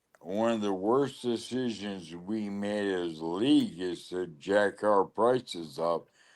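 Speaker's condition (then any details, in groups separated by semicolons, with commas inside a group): Lou Gehrig's disease (ALS)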